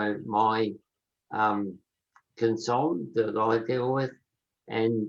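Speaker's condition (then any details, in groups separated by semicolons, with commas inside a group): Motor neurone disease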